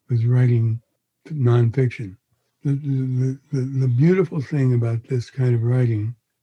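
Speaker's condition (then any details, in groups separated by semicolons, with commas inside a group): Parkinson's disease; chief symptom torpor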